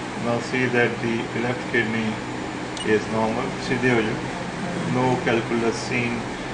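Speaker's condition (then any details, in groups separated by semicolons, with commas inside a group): No condition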